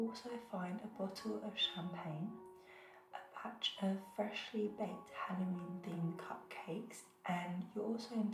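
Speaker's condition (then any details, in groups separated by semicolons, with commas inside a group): No condition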